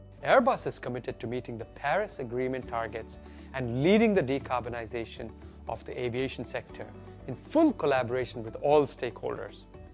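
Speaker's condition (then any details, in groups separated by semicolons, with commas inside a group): No condition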